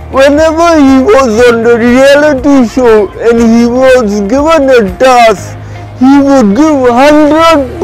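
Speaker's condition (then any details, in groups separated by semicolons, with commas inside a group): Cerebral palsy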